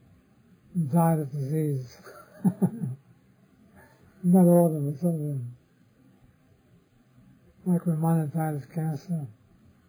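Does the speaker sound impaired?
Yes: Parkinson's disease; others offer remedies.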